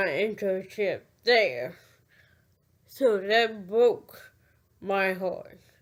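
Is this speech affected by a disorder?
Yes: cerebral palsy.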